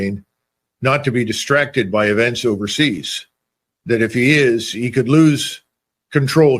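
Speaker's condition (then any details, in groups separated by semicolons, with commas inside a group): No condition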